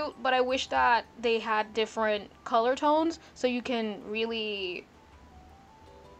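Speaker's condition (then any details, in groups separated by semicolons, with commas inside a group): No condition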